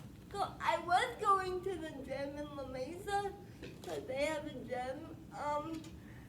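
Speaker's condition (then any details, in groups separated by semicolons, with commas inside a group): Spastic quadriplegic cerebral palsy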